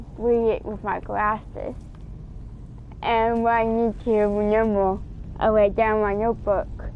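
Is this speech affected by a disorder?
Yes: cerebral palsy.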